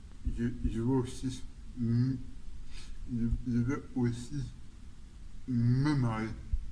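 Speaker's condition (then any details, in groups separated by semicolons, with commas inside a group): Cerebral palsy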